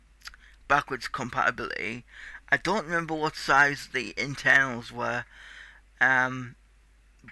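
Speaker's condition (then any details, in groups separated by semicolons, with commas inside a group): Cerebral palsy; tight muscles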